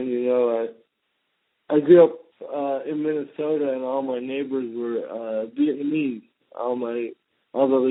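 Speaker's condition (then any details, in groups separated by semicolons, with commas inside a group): Cerebral palsy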